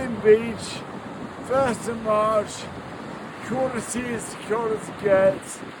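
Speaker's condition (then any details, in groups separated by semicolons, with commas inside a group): Motor neurone disease; recently diagnosed; first symptom unclear speech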